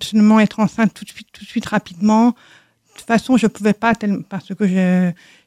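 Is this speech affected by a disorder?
Yes: deafness from birth; congenital, right-ear hearing aid from age 2.5 to 3, left ear hears nothing, left aid refused; learned to speak through many speech therapy sessions, speech does not reveal deafness.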